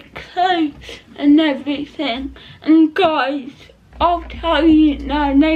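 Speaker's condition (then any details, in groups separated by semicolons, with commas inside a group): Cerebral palsy; not quadriplegic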